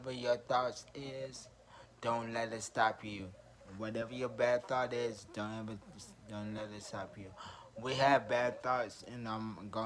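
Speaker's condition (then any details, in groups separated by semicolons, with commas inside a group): Traumatic brain injury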